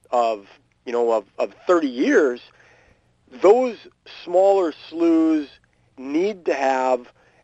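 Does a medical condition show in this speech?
No.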